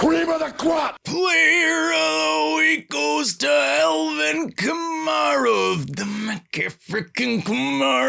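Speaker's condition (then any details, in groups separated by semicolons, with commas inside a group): No condition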